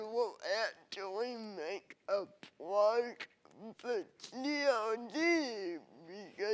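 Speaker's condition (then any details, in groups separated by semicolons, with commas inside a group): Cerebral palsy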